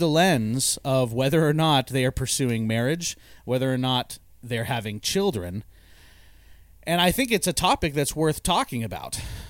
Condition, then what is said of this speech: None; typical speech.